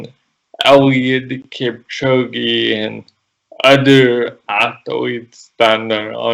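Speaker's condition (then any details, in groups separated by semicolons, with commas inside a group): Cerebral palsy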